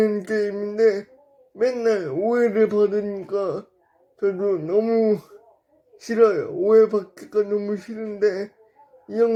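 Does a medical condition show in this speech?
Yes: brain lesion disability.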